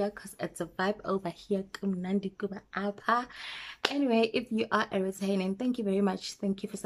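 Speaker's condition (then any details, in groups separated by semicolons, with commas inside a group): No condition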